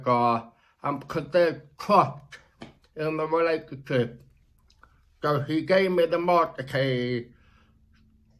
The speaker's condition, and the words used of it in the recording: Deafness. He's a deaf candidate who works in the private sector, but his speech is absolutely incredible for a deaf person.